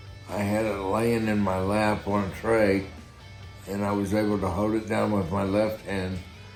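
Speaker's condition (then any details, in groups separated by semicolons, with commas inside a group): Guillain-Barré syndrome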